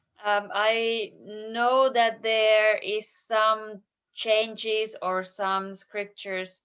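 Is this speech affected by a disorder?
No.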